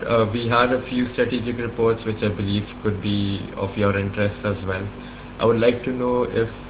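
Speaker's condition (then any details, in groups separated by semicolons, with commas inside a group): No condition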